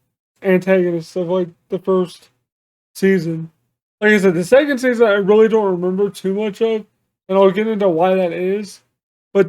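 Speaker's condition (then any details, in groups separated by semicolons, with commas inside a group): Cerebral palsy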